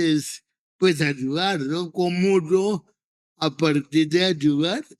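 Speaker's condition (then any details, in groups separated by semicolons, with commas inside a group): Cerebral palsy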